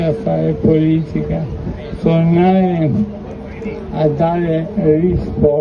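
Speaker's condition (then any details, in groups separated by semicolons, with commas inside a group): ALS; bulbar form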